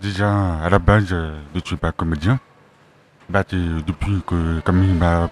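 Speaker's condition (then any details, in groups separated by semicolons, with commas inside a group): Deaf from birth; congenital deafness, cochlear implants, second implant somewhat later; implants greatly improved hearing, lip-reads somewhat during conversation, uses Roger Voice app for voice-to-text; learned to speak without hearing own voice, fairly intelligible, early rehearsals too quiet, improved articulation, projection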